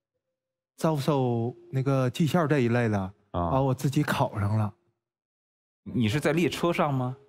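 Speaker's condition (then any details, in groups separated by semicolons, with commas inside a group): No condition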